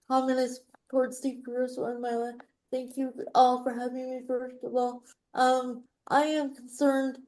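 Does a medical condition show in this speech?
Yes: cerebral palsy; wheelchair user.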